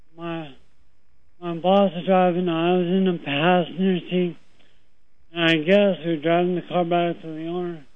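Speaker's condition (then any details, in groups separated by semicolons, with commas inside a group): Traumatic brain injury, dysarthria; passenger in head-on Porsche crash in California, boss driving 70 mph, 12-day coma; left-sided traumatic brain injury, head hit windshield; dysarthric speech impediment, sober speech mistaken for drunkenness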